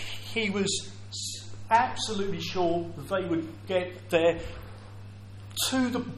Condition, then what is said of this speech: Stuttering. As you'll hear, I have a stammer.